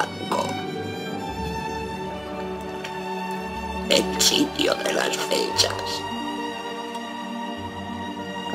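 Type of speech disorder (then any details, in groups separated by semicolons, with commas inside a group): Oesophageal speech; laryngectomy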